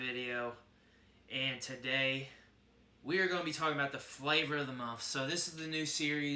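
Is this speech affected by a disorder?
No.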